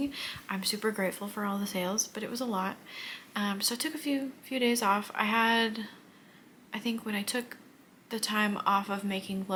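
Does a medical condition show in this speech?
No.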